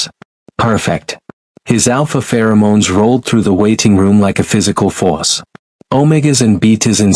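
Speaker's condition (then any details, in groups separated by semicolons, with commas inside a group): No condition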